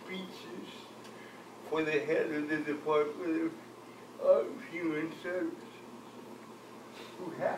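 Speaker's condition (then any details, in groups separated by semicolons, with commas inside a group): Cerebral palsy; from birth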